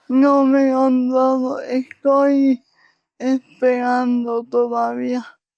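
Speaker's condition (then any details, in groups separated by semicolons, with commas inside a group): Cerebral palsy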